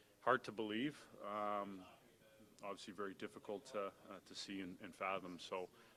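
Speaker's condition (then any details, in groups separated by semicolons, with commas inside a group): No condition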